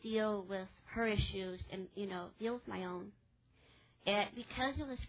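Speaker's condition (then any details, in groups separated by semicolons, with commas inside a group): Cleft palate; congenital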